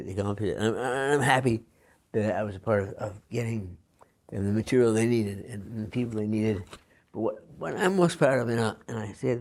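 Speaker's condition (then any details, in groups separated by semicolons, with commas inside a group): Parkinson's disease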